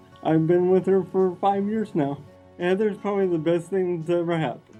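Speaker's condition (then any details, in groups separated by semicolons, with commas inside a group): Cerebral palsy; wheelchair user; diagnosed at age 2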